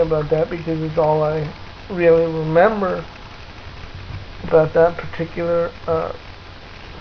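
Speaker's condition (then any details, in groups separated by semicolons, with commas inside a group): Cerebral palsy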